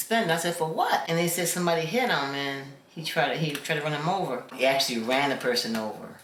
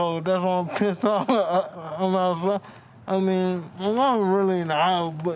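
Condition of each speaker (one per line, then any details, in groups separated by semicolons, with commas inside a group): No condition
Cerebral palsy; spastic quadriplegic, birth brain bleed from forceps; nearly 40 years, wheelchair user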